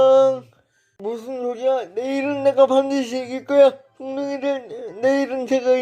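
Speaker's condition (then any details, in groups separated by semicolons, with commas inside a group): Brain lesion disability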